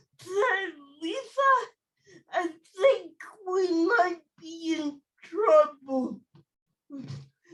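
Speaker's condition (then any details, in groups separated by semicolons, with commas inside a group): Cerebral palsy; oxygen deprivation at birth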